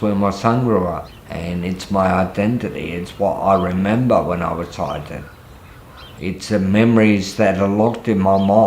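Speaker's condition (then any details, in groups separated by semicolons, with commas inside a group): Multiple sclerosis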